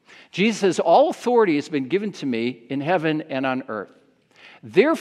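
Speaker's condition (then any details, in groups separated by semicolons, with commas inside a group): No condition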